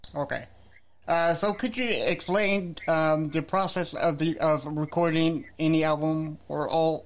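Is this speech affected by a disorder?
Yes: cerebral palsy; back pain.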